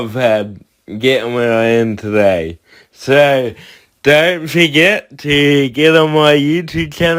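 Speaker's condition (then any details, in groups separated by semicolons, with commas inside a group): Cerebral palsy; from birth, tight muscles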